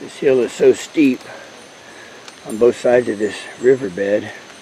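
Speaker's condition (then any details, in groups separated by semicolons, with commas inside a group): No condition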